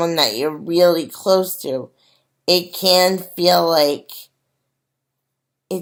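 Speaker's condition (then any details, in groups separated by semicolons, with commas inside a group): Cerebral palsy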